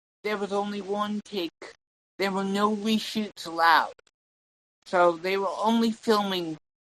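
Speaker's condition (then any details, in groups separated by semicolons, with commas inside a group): Cerebral palsy; tongue and legs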